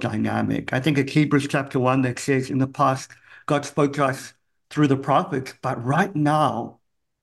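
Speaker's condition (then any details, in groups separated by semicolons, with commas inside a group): Cleft palate; congenital, from birth, affects hearing; severe speech impediment as a kid, cleft palate impacts ability to speak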